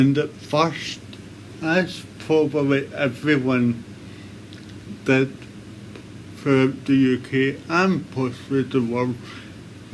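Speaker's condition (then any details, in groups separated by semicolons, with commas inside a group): Cerebral palsy; complex operation for condition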